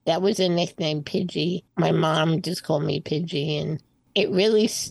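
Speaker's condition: Spinal muscular atrophy type 2; congenital, born early 60s, wheelchair user, slightly progressive, found out in twenties, arms less mobile; on oral breakthrough medication rebuilding motor neurons; breathing, speaking and singing much stronger since medication, functions declining before it

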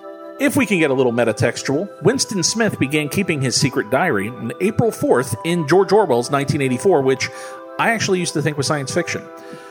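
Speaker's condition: No condition

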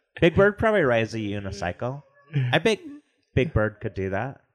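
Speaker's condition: No condition

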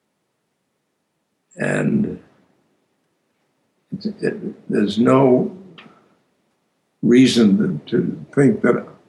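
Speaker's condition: Aphasia after stroke; formerly gifted orator

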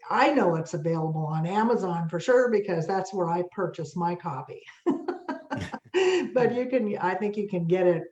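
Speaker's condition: No condition

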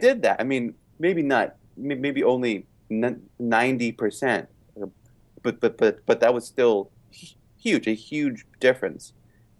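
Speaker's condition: Stuttering; trying to stutter openly without secondaries, not yet able to keep it up at home; usually uses secondaries to boost phone fluency, big stutter on shuttle reservation call; repeated sounds, repeated words, prolonged sounds

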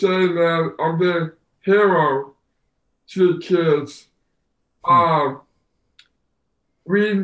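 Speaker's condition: Down syndrome; poor balance

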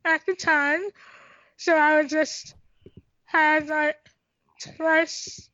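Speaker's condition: Tracheostomy, cystic hygroma of head and neck; tracheostomy and stomach feeding tube since few days old

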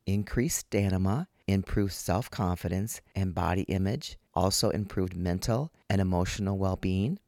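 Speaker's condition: No condition

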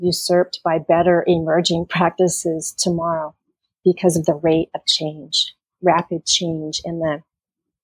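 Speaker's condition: No condition

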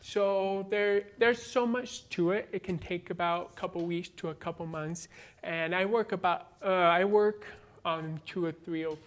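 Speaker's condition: Born deaf, cochlear implant, congenital

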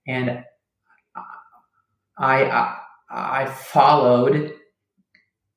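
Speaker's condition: Stuttering; not caused by nervousness; stutters openly; learning to let it out; repeated words, blocks

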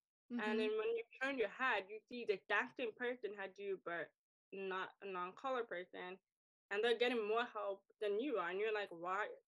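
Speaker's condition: Deafness, acquired deafness, wears hearing aids; mother pushed learning to speak

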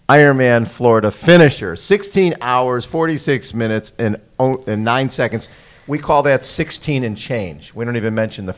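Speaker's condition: No condition

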